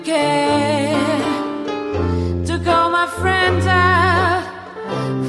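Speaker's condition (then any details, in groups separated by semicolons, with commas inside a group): No condition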